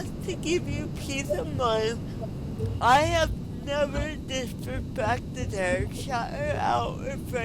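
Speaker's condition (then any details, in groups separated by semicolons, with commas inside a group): Cerebral palsy; spastic, ataxic features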